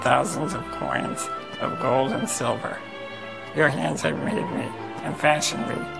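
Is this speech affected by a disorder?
Yes: spinal muscular atrophy; congenital, progressive muscle weakness, bedbound since early 20s, no hand movement, older brother Bernie also affected; tracheostomy and permanent stomach feeding tube for about 10 years, liquid diet, trach suctioning when congested; relies on voice for everything, uses voice recognition computer system.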